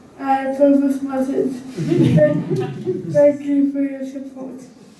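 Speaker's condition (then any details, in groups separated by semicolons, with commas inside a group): Cerebral palsy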